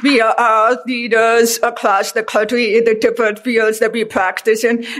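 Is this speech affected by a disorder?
Yes: deafness; speech therapy most of life with Mindy Kobomis, learning to talk, hear and pronounce words.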